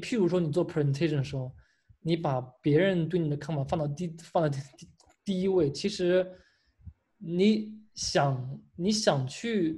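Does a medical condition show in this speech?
Yes: stuttering; stuttering since early primary school, blocks when called on, fluent in choral reading, childhood ENT visit unhelpful; controls stuttering with speech techniques from speech clinic therapy, including practice presentations to therapists; controls speaking speed with techniques, slow relaxed pace, techniques make stuttering noticeable to listeners; here repeated sounds.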